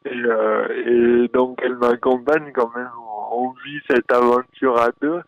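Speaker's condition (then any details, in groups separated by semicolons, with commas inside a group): Dystonia; neurological brain disorder, oxygen lack impairing muscle supply, from delivery complication, present since birth; 24 years old, just finished running stage of tour; elocution disorder, fine motor impairment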